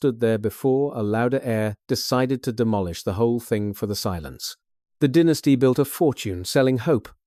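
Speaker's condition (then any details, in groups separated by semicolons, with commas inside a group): No condition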